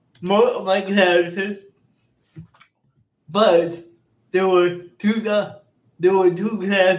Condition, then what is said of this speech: Cerebral palsy. It means I have speech impairments.